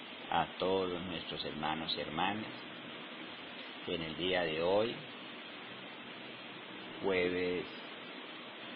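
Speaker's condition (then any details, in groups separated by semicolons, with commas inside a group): No condition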